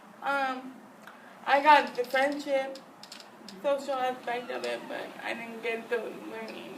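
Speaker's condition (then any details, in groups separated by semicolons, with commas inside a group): Cerebral palsy; spastic quadriplegic, wheelchair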